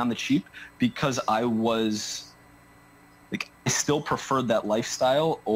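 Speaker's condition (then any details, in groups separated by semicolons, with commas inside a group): No condition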